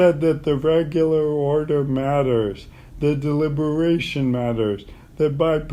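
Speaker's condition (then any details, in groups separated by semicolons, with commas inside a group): ALS; terminal; voice is going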